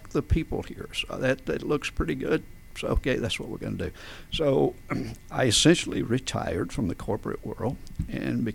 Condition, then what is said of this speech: Spasmodic dysphonia. And as I said, my type of SD is called AD, adductor, because my vocal folds slam together.